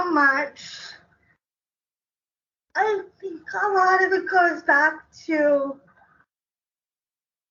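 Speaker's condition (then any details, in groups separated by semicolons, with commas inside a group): Cerebral palsy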